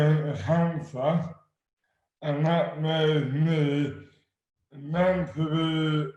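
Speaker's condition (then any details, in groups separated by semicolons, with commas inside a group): Dystonia; affects hands and speech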